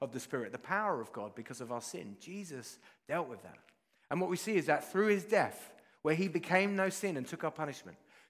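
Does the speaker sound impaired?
No.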